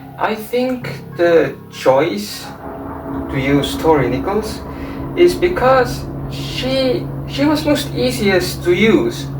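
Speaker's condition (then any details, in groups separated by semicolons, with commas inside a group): No condition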